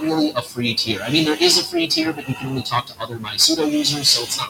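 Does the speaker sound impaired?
No.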